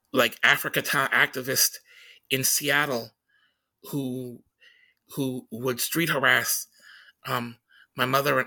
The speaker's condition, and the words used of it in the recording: Stuttering. Thank you, and thank you for putting up with my stutter.